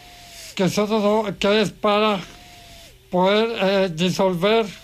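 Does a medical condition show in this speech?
Yes: amyotrophic lateral sclerosis, severe; gastric feeding tube; most advanced stage, pressure air ventilation machine, only hands move, cannot eat, too weak to cough, cough assist device; voice described as impressive.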